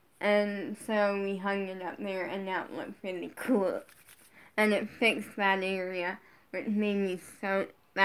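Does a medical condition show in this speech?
Yes: brain injury.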